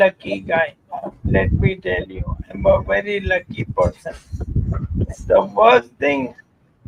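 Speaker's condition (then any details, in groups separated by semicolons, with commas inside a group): Amyotrophic lateral sclerosis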